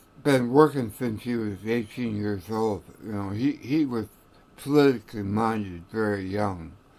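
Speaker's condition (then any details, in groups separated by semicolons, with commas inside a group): Tongue cancer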